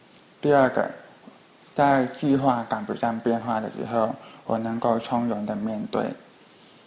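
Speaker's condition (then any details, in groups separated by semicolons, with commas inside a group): Hearing impairment; Skype video calls hard, others speak too fast, gets interrupted, falls behind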